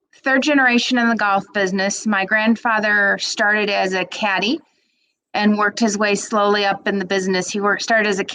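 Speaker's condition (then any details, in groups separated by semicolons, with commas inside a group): No condition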